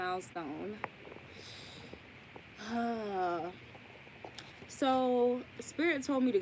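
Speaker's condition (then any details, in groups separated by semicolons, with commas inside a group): No condition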